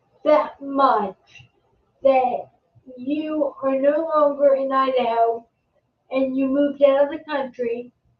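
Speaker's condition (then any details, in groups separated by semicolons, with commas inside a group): Multiple sclerosis; secondary progressive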